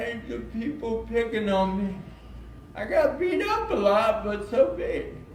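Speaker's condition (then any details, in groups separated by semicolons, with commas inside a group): Cerebral palsy; since birth, brain damage at birth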